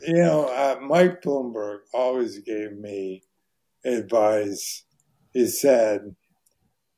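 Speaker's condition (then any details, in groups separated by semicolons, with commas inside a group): ALS; voice very hoarse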